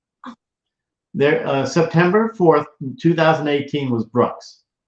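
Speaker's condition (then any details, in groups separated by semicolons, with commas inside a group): No condition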